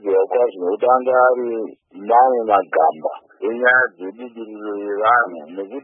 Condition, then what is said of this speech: No condition.